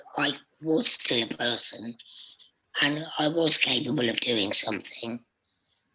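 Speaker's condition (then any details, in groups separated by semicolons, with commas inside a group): Laryngectomy; voice box surgically removed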